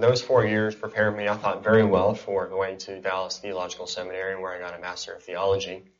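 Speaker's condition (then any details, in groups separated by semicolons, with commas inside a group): Cleft palate and cleft lip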